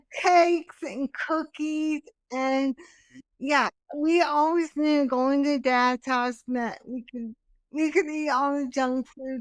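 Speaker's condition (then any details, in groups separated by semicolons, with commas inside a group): Cerebral palsy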